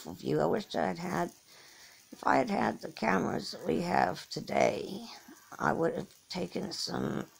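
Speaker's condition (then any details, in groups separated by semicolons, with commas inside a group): Cerebral palsy; from birth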